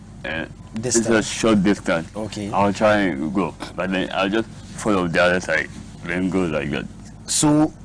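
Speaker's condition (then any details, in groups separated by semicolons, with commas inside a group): Cerebral palsy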